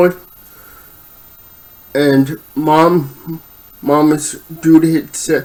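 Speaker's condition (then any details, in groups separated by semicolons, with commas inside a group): Cerebral palsy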